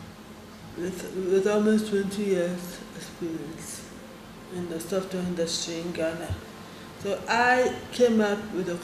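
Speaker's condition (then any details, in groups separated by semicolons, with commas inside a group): Cerebral palsy; affects handwriting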